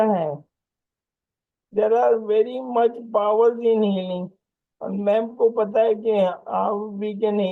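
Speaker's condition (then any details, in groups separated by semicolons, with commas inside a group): Motor neurone disease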